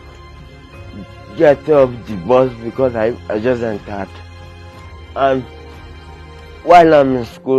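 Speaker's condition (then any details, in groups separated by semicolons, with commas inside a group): Cerebral palsy; limits movement and coordination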